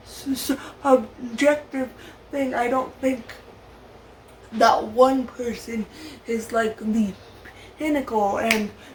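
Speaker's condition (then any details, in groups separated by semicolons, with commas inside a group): Cerebral palsy, severe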